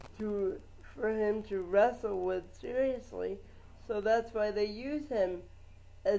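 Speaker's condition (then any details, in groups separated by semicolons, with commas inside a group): Cerebral palsy; lifelong, wheelchair user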